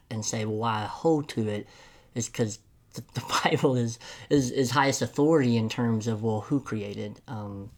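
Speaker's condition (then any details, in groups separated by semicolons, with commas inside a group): Cleft lip and palate; congenital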